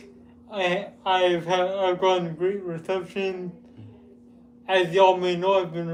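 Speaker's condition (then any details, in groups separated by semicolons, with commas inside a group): Cerebral palsy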